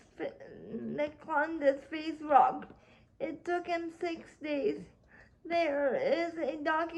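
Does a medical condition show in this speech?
Yes: cerebral palsy; spastic quadriplegia.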